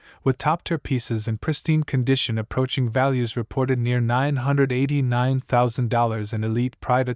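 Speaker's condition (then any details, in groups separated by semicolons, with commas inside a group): No condition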